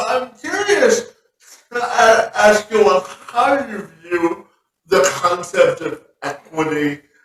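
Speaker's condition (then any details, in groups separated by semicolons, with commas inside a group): Spastic quadriplegic cerebral palsy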